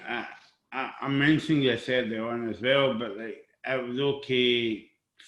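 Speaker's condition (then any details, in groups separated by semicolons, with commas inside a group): Cerebral palsy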